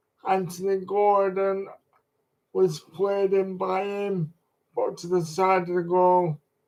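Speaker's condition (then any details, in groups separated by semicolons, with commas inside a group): Cerebral palsy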